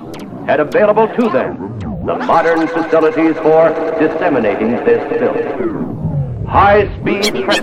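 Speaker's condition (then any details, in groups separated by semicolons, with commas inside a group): No condition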